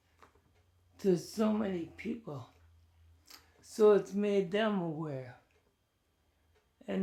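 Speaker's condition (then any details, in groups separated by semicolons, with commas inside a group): ALS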